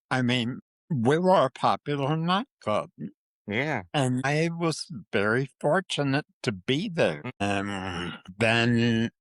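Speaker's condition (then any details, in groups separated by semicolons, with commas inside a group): Parkinson's disease; diagnosed 1 to 1.5 years ago, physical therapy, walking again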